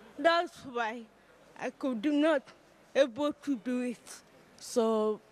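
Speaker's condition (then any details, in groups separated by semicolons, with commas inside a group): Cerebral palsy; affects muscle tone, movement, motor skills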